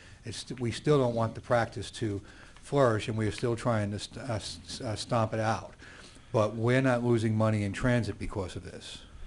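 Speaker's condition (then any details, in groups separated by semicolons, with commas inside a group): No condition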